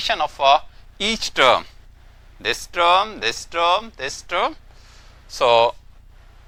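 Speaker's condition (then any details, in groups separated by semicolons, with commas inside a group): No condition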